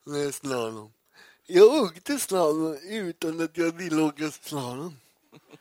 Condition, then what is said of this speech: Cerebral palsy. Men jag har haft jättesvårt att säga Stockholm.